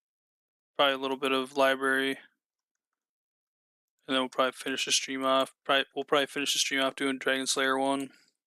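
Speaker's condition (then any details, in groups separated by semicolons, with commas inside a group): No condition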